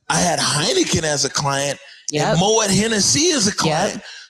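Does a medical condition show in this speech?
No.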